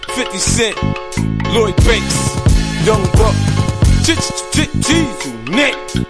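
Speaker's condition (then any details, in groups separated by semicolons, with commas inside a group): No condition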